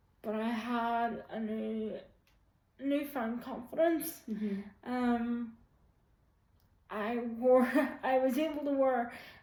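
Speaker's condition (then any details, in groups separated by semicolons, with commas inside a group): Quadriplegic cerebral palsy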